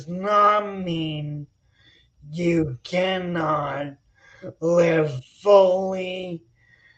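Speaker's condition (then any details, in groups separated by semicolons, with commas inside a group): Spinocerebellar ataxia; slightly staccato speech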